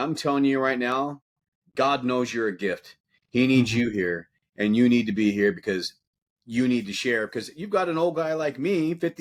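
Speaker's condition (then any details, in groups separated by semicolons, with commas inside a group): No condition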